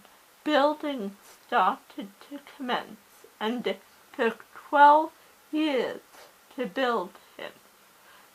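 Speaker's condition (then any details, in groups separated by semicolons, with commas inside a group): Cerebral palsy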